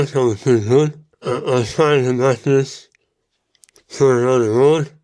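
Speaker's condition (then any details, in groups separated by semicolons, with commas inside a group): Mouth cancer surgery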